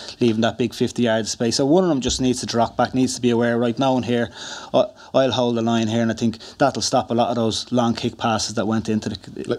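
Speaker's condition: No condition

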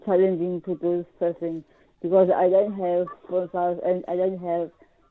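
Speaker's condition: Cerebral palsy; cerebral palsy from birth

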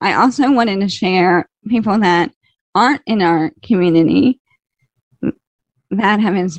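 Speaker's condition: ALS, slow progressing

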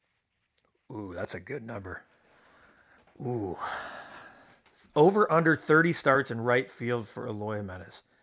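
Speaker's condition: No condition

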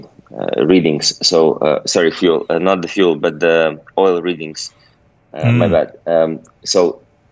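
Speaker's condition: No condition

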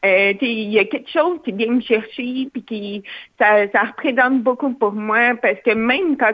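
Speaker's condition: Hearing loss, cochlear implant; hard of hearing, cochlear implant received at age 4, operated very young; lip-reads, masks make lip-reading harder, uses interpreters and special-education teacher (orthopédagogue)

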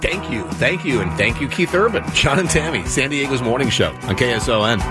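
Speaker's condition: No condition

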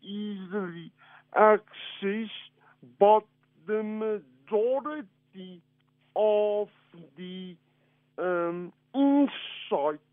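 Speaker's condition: Cerebral palsy; physical limitations requiring adjustments, types with single finger, reduced typing speed and accuracy; affects speed of communication

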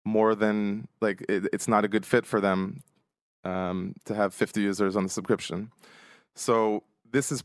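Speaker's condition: No condition

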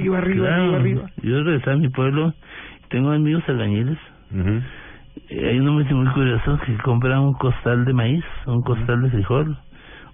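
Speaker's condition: Parkinson's disease; onset after returning to Bogotá, stooped hunched posture at times, loss of strength, weakness; voice sometimes trembles, sometimes intelligible, sometimes not understood at all

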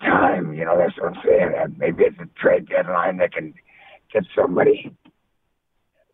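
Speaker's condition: Throat cancer; survivor; voice sounds bad, worse than host's

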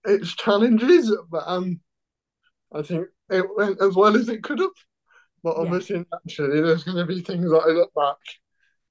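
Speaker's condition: Cerebral palsy

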